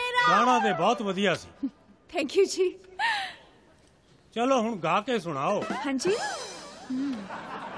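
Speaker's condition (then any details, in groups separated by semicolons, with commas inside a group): No condition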